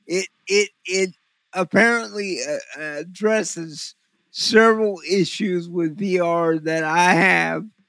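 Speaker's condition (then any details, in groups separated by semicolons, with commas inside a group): Cerebral palsy; eyes weird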